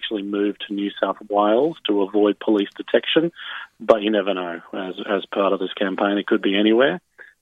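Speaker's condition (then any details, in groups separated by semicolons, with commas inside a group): No condition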